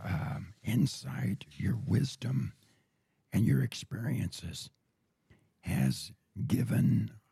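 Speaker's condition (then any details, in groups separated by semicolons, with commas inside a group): Throat cancer surgery, voice box tumor; treated by surgery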